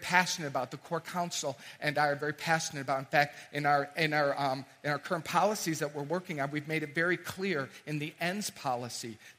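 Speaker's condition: No condition

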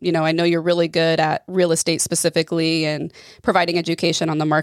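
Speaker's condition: No condition

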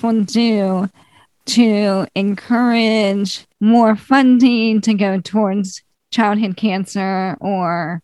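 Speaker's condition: ALS; still able to swallow and eat without choking, feeding tube not yet used

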